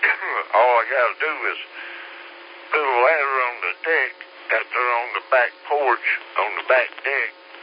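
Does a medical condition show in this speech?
Yes: slurred speech; stroke 3 years ago.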